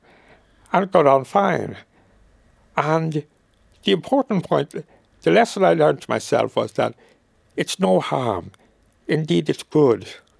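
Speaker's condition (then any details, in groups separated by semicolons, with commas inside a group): Motor neuron disease; wheelchair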